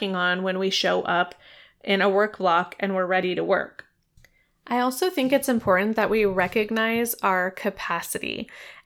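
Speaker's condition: No condition

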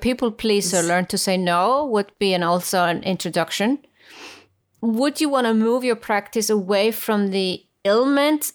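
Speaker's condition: No condition

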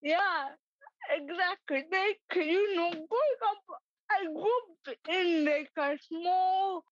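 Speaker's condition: Cerebral palsy; types instead

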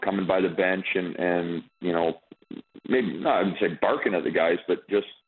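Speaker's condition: No condition

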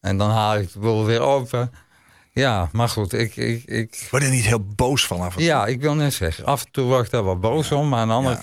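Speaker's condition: ALS; ALS diagnosed 2021 in Zwolle hospital, began with muscle twitching during corona, 20 kg muscle lost in 1.5 years; tires quickly, struggles shaving, brushing teeth, depends on others, climbing Mont Ventoux on adapted electric bike; talks less after recent days of exertion, speaking costs energy, still easy to understand

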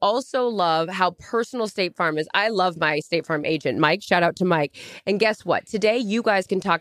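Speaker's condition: No condition

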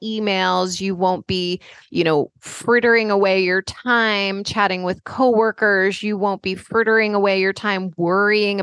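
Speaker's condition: No condition

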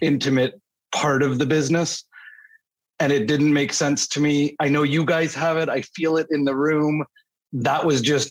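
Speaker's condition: No condition

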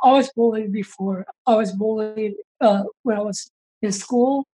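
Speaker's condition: Down syndrome; congenital, present from birth; used cue cards when first presenting

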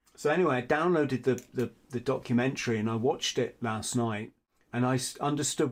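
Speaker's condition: No condition

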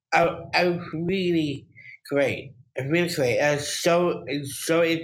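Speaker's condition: Down syndrome; young adult man, in school system until age 21; short answers, father prompts and restates answers

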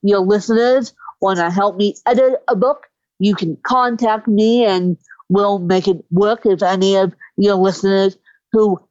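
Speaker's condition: Cerebral palsy; another back surgery planned to remove metal

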